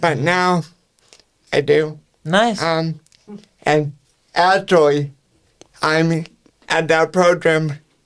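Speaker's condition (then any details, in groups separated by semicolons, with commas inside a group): Cerebral palsy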